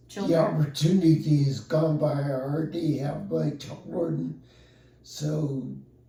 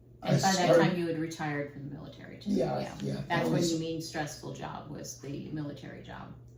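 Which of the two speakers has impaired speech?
The first: spinocerebellar ataxia; subtype unknown, onset double vision, balance loss, staggering; about 23 years since diagnosis, only symptoms treated; slurred drunk-sounding speech, tongue tied, unclear on phone.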